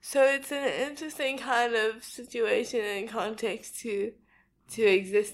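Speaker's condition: Cerebral palsy, spastic quadriplegic; diagnosed at 11 months

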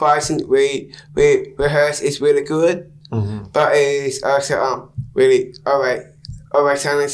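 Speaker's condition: Down syndrome

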